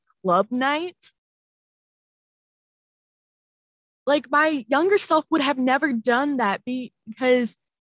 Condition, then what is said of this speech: Stuttering. If it's making the announcements in front of the church and Facebook Live and you are stuttering so bad on disaffiliation.